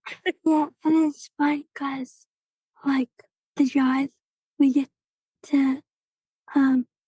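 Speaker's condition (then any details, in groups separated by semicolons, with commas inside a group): Cerebral palsy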